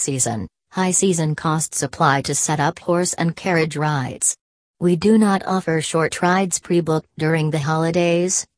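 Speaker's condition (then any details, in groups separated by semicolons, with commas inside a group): No condition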